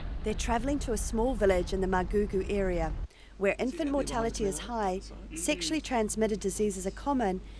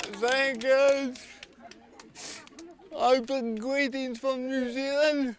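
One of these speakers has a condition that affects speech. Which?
The second: cerebral palsy; from birth, spasticity; high needs, 24-hour care, movements effortful and draining.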